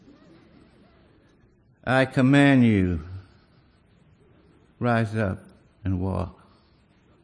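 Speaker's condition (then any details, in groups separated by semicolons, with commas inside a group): Parkinson's disease; father also had it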